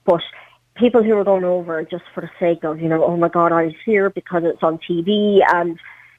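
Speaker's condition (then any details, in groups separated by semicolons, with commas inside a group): Cleft palate; congenital, prosthetic limb since 12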